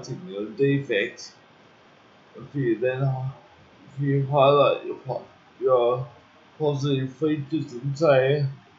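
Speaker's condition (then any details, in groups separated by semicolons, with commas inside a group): Cerebral palsy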